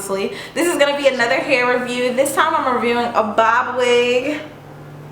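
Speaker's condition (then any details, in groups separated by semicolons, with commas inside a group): No condition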